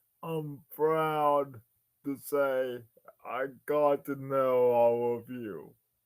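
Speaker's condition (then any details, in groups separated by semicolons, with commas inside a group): Cerebral palsy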